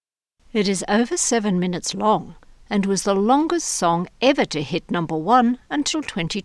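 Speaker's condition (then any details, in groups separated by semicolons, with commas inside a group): No condition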